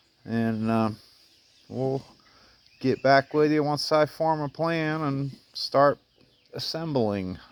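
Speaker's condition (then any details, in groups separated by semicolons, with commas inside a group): No condition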